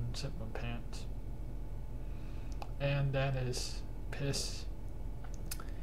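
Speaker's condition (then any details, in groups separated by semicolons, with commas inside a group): Cerebral palsy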